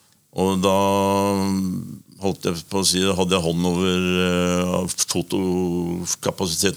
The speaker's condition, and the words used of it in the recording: Stuttering. Så finner jeg et annet ord på veien.